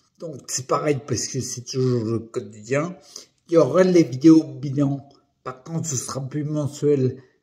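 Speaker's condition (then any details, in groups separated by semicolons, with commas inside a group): Primary progressive multiple sclerosis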